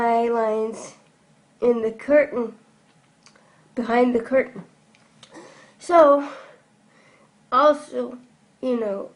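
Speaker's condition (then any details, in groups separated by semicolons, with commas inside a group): Cerebral palsy; from birth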